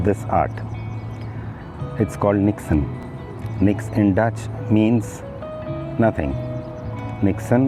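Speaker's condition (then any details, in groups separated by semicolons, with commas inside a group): No condition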